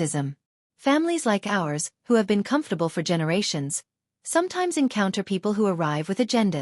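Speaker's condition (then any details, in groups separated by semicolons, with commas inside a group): No condition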